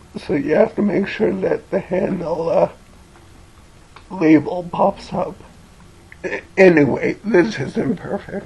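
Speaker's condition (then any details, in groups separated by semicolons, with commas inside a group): Cerebellar ataxia from brain tumour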